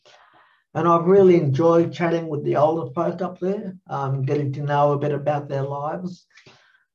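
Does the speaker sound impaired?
Yes: cerebral palsy, mild.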